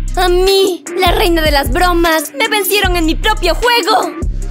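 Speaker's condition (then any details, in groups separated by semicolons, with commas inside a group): No condition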